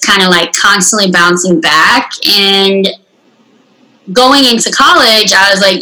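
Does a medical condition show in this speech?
Yes: unilateral cleft lip and palate, severe.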